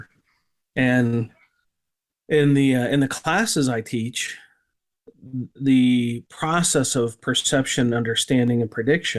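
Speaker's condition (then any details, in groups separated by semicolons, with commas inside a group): No condition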